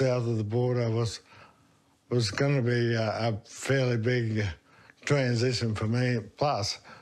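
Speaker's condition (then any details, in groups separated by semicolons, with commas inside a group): Motor neurone disease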